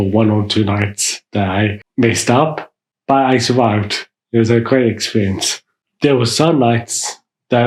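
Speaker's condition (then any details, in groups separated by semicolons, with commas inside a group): Mild cerebral palsy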